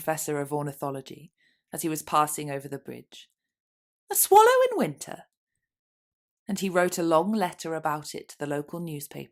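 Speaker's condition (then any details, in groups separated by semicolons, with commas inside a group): No condition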